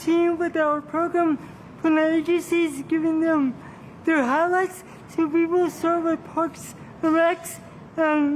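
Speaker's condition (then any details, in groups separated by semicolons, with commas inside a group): Cerebral palsy; from birth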